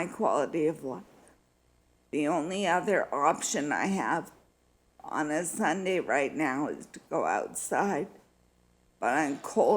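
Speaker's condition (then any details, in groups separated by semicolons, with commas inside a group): Multiple sclerosis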